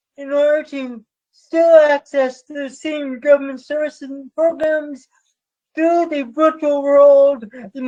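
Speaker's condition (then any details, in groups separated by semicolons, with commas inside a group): Cerebral palsy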